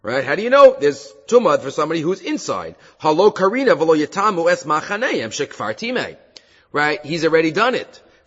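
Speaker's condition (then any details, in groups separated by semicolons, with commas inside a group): No condition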